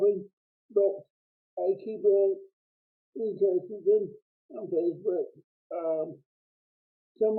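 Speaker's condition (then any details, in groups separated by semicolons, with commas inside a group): Cerebral palsy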